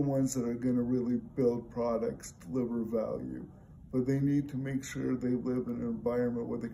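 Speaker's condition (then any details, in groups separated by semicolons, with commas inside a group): Cerebral palsy; childhood prognosis of unclear or no speech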